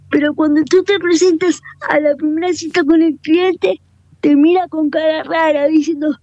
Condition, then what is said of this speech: Cerebral palsy. Lo que os dificulta es la movilidad y, por ejemplo, el habla, ¿verdad?